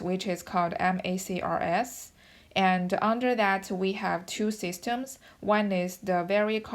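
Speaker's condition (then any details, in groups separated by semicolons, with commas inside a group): No condition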